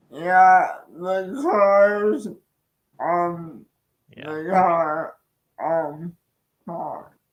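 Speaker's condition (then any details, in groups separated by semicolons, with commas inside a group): Cerebral palsy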